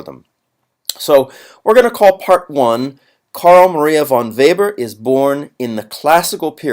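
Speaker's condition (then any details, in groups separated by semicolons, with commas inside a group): No condition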